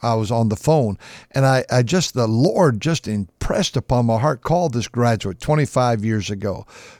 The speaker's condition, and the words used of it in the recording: No condition.